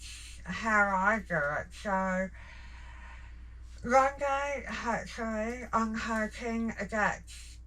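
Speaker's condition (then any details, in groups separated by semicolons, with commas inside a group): Jaw cancer surgery; tracheostomy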